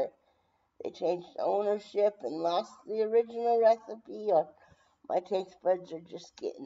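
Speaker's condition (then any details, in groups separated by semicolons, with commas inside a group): Brain injury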